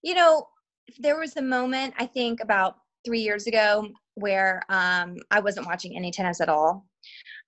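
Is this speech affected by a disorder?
No.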